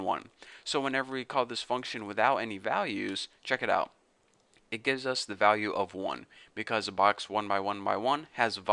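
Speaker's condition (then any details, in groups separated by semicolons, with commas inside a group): No condition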